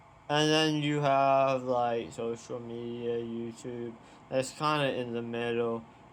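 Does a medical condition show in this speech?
Yes: tongue cancer surgery.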